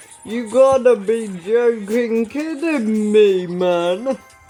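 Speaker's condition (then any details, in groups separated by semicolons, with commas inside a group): Ataxia; speech recently worse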